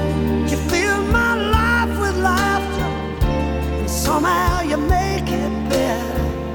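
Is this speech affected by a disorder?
No.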